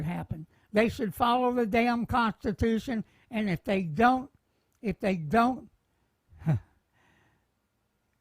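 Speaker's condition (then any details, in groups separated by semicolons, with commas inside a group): Head cancer surgery; part of tongue removed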